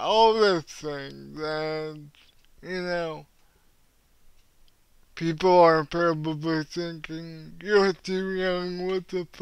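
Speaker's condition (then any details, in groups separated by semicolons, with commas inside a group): Cerebral palsy; cannot walk, uses wheelchair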